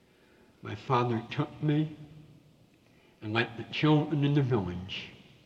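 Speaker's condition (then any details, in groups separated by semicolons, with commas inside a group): Severe cleft palate with lisp; no upper lip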